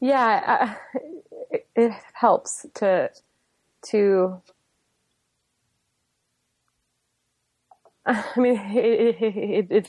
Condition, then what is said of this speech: Stuttering. I think that my like most common speech pattern is repetitions.